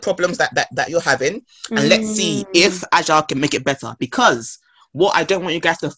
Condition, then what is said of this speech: Stuttering. No, it's still there and it still comes up.